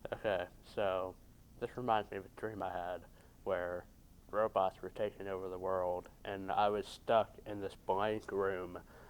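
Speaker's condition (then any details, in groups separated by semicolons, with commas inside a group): No condition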